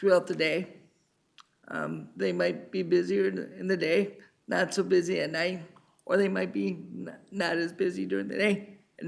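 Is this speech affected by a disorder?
Yes: cerebral palsy.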